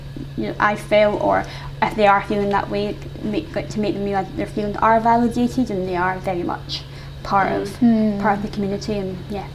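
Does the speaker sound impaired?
Yes: isolated cleft palate; congenital isolated cleft palate, lip not involved, surgeries through childhood and adulthood, jaw surgery for underbite from impaired jaw growth; age 26, near end of cleft treatment; noticeable speech difference, bar staff often not understanding, partner first took it for accent, sometimes exaggerated at cleft events.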